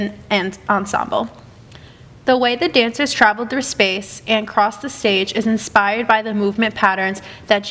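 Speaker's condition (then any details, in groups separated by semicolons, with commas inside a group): No condition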